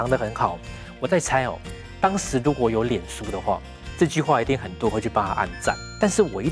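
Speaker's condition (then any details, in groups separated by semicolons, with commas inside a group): No condition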